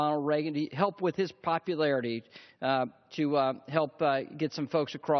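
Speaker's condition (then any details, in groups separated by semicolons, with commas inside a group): No condition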